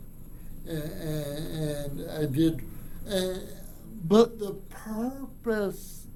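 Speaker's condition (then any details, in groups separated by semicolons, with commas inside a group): Cerebral palsy; from birth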